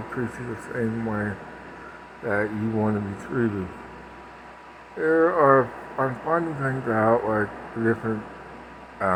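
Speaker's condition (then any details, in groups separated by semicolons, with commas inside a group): Parkinson's; speech impediment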